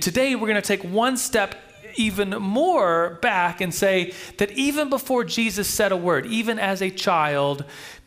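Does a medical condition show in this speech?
No.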